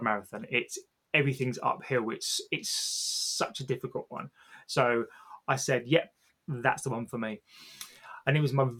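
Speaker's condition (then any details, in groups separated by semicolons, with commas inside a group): Stammer; long hidden even from wife and kids, became quite unwell with it last year; speaking on podcast with stammer, says speaking here has taken a lot; has always fought to be able to speak; repeated sounds, prolonged sounds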